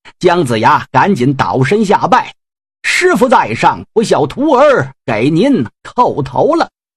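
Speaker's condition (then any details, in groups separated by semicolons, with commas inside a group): No condition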